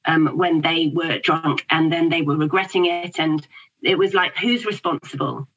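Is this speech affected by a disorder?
No.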